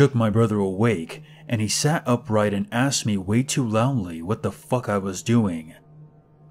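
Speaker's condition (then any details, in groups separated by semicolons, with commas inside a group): No condition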